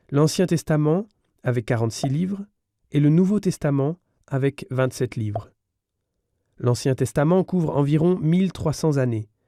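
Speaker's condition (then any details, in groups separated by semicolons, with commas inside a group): No condition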